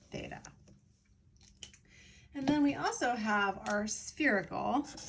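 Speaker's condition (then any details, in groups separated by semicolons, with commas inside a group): No condition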